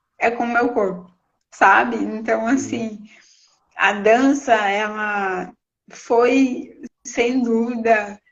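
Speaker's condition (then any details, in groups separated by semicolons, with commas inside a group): Cerebral palsy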